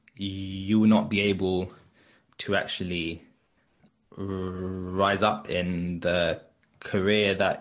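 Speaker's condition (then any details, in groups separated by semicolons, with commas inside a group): Stutter; onset age four after two fluent years, ineffective speech therapy, drama school, Birmingham University course; blocking and freezing in childhood, fluent in drama performances, avoided class reading as teen; blocks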